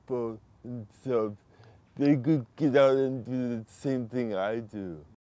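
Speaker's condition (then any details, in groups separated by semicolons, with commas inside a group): Cerebral palsy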